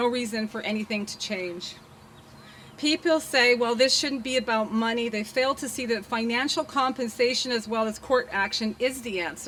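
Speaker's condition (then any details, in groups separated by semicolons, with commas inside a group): No condition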